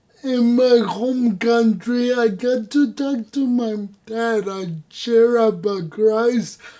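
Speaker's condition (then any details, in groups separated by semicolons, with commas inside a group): Cerebral palsy; voice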